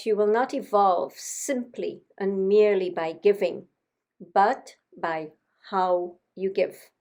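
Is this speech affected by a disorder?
No.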